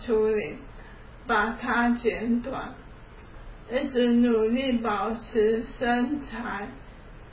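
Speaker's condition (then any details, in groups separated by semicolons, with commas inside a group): ALS; onset about three years ago, hand muscle atrophy starting right hand, left hand over a year later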